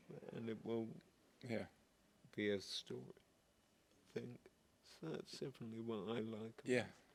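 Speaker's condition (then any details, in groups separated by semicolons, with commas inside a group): Multiple sclerosis; progressive form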